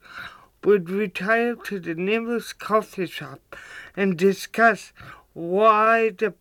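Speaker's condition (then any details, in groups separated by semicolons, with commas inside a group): Cerebral palsy; limited coordination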